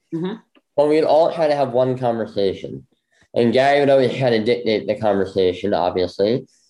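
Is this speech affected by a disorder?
Yes: bilateral cleft lip; congenital bilateral.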